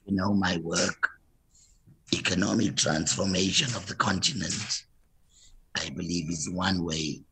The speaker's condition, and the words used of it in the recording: Laryngectomy. By the way, before this, I used to speak with a Stephen Hawkins voice.